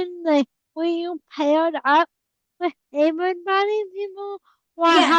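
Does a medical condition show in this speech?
Yes: cerebral palsy, spastic.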